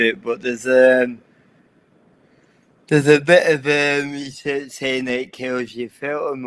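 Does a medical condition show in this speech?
Yes: cerebral palsy.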